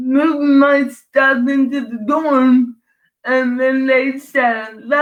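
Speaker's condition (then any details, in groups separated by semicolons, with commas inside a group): Cerebral palsy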